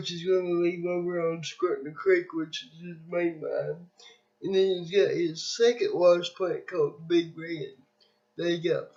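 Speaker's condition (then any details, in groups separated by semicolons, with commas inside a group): Cerebral palsy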